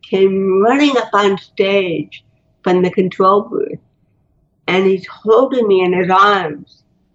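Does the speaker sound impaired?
Yes: cerebral palsy; spinal cord and neck surgery.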